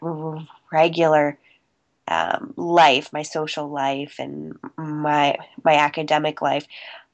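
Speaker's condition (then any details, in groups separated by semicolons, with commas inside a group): Stuttering; covert since childhood, immediate onset soon after starting to talk, school therapy from kindergarten, private therapist; recovering covert, still stutters, American Institute for Stuttering 3-week intensive program, fluency shaping techniques; formerly word switching and avoiding, held back stutters, pushed words out, appeared out of breath; repeated words, prolonged sounds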